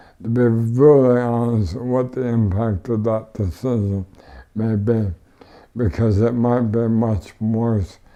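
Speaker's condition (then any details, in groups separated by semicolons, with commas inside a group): ALS; tracheotomy, wheelchair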